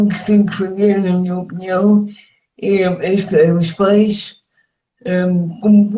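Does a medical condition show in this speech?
Yes: cerebral palsy; speech affected.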